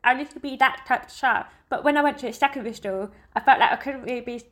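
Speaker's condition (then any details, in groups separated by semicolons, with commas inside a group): Deafness; heavy metal rock indistinct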